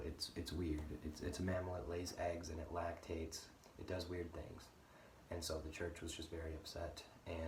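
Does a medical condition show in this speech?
No.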